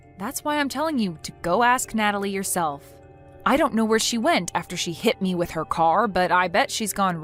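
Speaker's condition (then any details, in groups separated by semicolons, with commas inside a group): No condition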